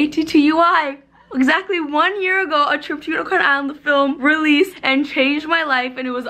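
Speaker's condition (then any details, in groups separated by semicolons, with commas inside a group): No condition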